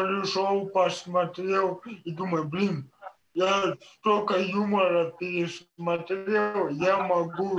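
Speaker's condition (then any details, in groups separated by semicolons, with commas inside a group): Cerebral palsy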